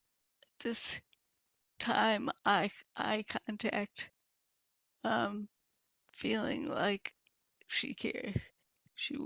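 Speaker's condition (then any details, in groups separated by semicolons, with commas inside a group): Multiple sclerosis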